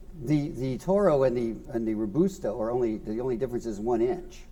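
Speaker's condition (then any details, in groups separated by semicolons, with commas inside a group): No condition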